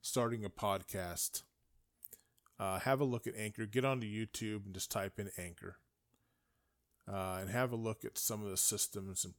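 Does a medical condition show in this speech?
No.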